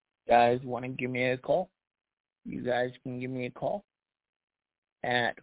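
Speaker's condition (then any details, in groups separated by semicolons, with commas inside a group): Cerebral palsy; past challenges speaking up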